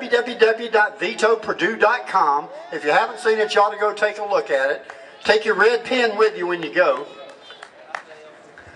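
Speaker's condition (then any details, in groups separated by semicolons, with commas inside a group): No condition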